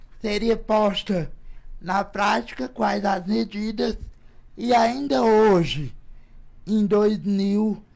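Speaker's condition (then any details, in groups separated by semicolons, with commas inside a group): Cerebral palsy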